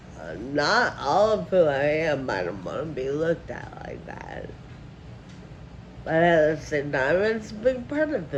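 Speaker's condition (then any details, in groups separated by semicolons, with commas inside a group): Friedreich ataxia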